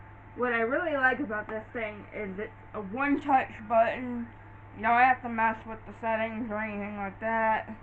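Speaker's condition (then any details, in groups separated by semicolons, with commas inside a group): Cerebral palsy; impaired fine motor control, types with pointer fingers and thumb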